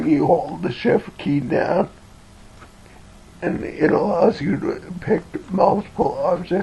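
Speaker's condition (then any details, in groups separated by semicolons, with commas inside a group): Cerebellar ataxia from brain tumour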